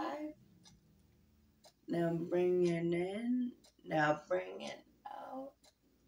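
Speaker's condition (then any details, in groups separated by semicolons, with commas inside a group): Muscular dystrophy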